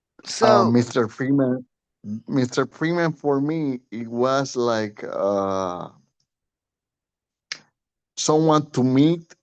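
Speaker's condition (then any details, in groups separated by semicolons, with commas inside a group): Cerebral palsy; since five months old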